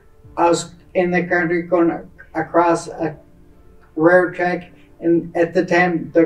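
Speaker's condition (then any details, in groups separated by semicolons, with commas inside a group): Traumatic brain injury; predicted locked-in syndrome, unable to speak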